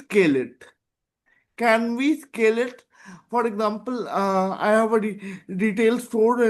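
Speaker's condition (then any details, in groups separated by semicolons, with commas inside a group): Cerebral palsy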